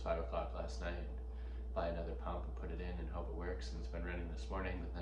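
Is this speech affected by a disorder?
No.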